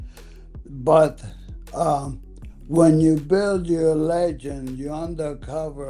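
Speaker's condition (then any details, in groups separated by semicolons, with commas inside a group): ALS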